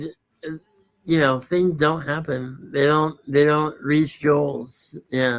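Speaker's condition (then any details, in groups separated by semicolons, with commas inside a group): Muscular dystrophy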